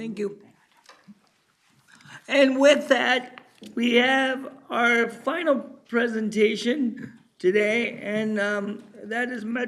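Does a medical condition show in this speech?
Yes: cerebral palsy.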